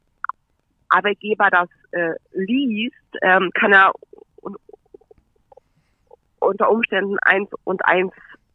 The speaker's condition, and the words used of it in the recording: Stuttering. Aber es gibt auch Momente, wo ich an meine Grenzen komme oder wo ich einfach merke, dass ich noch nicht so spreche, wie ich es eigentlich gerne hätte.